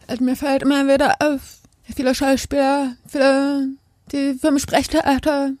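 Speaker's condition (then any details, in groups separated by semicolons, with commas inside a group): Deafness; spoken language as mother tongue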